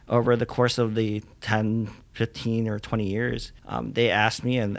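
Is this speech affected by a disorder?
Yes: cleft lip and palate; congenital, present from birth in South Korea.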